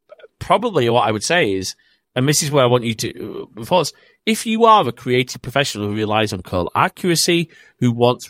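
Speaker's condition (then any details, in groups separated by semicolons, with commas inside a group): No condition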